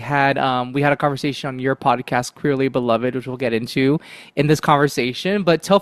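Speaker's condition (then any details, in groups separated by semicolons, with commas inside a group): No condition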